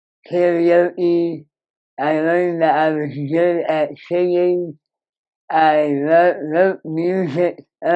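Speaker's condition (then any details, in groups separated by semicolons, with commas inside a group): Moebius syndrome; no speech until age 4, speech therapy, excess saliva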